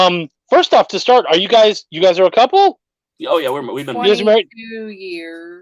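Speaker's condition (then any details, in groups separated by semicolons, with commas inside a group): No condition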